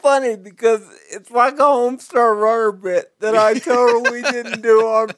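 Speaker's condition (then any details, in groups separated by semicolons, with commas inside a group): Cerebral palsy; difficulty typing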